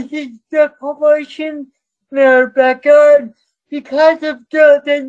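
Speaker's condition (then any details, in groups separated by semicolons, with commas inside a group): Cerebral palsy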